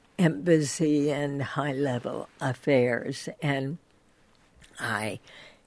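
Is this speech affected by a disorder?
Yes: spasmodic dysphonia; voice changed from original voice, speaking physically difficult, requires hard work.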